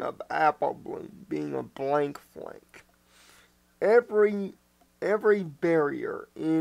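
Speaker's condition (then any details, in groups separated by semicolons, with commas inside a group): Cerebral palsy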